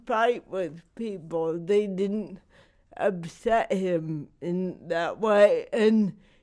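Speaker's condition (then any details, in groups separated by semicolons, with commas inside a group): Cerebral palsy; wears down with age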